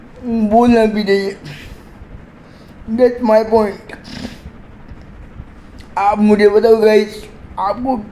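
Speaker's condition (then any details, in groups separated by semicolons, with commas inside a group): Cerebral palsy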